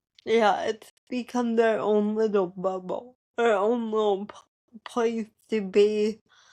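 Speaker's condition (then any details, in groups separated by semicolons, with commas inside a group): Cerebral palsy; present from birth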